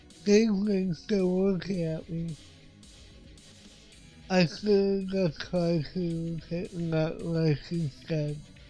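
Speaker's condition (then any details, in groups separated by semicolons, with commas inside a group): Cerebral palsy; affects voice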